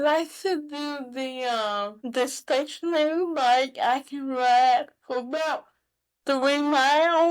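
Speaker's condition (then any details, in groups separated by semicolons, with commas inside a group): Cerebral palsy; could not always articulate well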